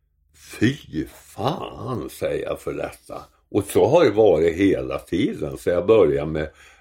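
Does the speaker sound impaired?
Yes: tongue cancer; half of tongue surgically removed for cancer.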